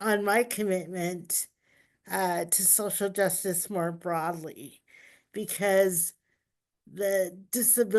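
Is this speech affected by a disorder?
Yes: cerebral palsy; uses power wheelchair.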